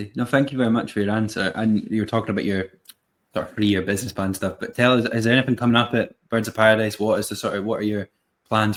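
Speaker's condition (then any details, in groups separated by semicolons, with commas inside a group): No condition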